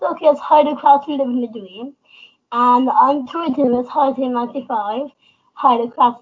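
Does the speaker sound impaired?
Yes: Down syndrome; extra copy of chromosome 21, 47 chromosomes, present from birth, learned to walk late, slower to do things.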